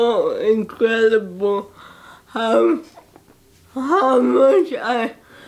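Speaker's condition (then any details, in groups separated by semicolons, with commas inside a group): Cerebral palsy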